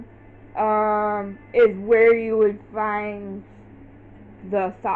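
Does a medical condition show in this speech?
Yes: cerebral palsy.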